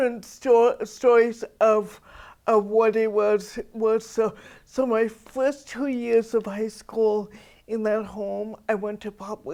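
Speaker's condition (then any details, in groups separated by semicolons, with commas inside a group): Cerebral palsy; atypical speech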